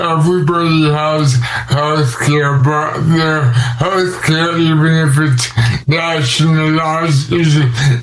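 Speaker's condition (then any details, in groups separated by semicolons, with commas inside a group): Cerebral palsy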